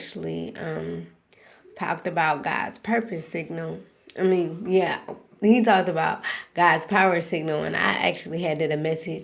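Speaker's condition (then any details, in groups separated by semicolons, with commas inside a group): Cerebral palsy, spastic; now talking and breathing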